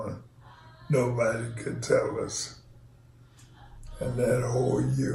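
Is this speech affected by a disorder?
Yes: ALS; onset left foot drop, then left leg weakness.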